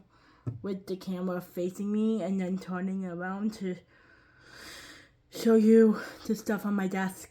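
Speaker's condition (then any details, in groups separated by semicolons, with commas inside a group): Cerebral palsy, quadriplegic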